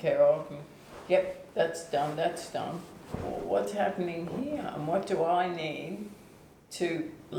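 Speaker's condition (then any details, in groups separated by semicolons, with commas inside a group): ALS/MND; onset foot drop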